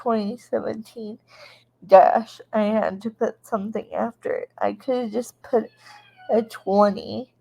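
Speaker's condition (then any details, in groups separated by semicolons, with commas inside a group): Cerebral palsy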